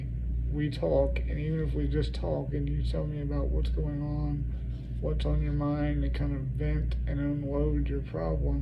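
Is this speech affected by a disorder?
Yes: cerebral palsy; has had speech therapy.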